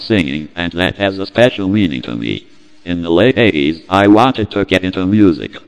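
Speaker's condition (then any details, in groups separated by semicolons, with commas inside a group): Cerebral palsy, speech-generating device; brain injury at birth from lack of oxygen, cannot walk, uses wheelchair; speaks through deck talk speech synthesizer by Dennis Glatt, synthesizer voice heard; speech impediment, own speech hard to understand, deck talk programmed to sing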